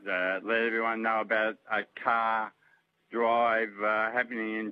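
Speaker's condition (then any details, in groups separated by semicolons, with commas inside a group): Motor neurone disease; diagnosed, no treatment or cure available; no treatment or cure currently available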